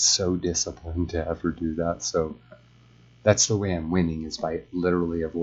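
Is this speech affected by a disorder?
No.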